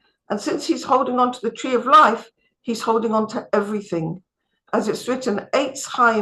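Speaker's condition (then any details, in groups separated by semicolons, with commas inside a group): No condition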